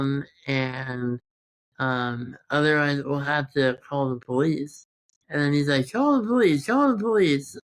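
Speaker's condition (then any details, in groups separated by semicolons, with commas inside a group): Congenital muscular dystrophy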